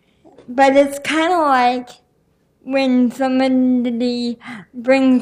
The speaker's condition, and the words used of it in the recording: Cerebral palsy. I have cerebral palsy, so it takes me a little more time for me to say what I gotta say.